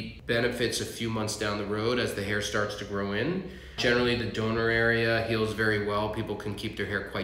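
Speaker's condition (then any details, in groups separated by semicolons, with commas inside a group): No condition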